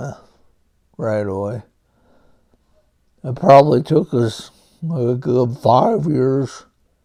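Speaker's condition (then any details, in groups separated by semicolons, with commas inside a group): Huntington's disease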